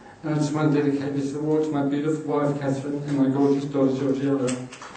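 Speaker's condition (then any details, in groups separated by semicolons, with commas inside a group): Motor neurone disease; degenerative; about five years since diagnosis, progressing, hard to stand, move, use hands; voice worsening, breathing stable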